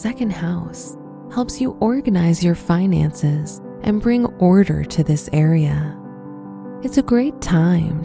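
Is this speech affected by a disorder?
No.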